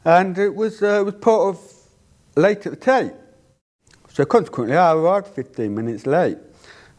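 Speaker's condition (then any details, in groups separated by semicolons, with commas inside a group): Deafness; cannot hear own voice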